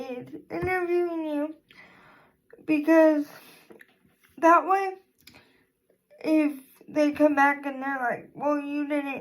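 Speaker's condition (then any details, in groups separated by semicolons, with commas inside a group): Cerebral palsy; physical disability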